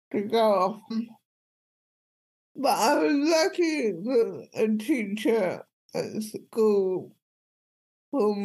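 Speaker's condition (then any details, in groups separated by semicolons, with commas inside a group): Cerebral palsy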